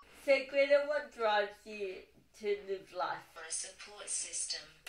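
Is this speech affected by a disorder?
Yes: cerebral palsy, dystonic.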